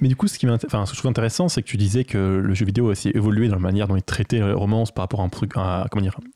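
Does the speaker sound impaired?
No.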